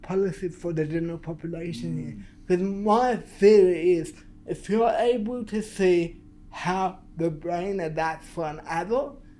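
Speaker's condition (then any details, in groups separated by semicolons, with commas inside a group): Cerebral palsy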